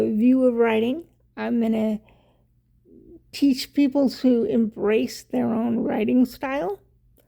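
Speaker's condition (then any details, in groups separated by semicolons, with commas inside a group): Cerebral palsy; wheelchair user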